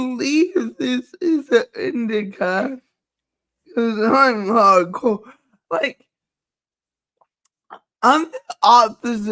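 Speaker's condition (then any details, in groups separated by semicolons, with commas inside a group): Cerebral palsy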